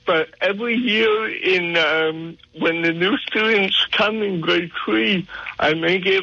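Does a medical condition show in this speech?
Yes: cerebral palsy, mild; from birth, birth trauma with lack of oxygen to brain, very minor, affects fine coordination, fine balance, walking; mildly affected, noticeable to listeners.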